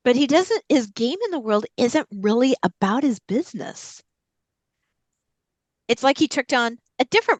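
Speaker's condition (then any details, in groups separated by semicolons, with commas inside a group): No condition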